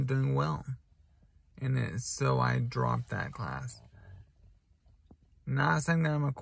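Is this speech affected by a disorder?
Yes: traumatic brain injury.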